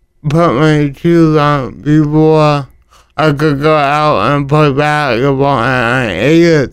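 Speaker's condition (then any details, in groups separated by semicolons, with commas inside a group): Cerebral palsy; talking affected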